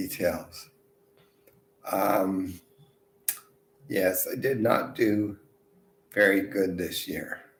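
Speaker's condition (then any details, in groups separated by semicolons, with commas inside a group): Multiple sclerosis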